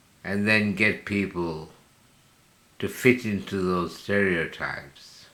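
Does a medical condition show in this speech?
Yes: slurred speech from poisoning.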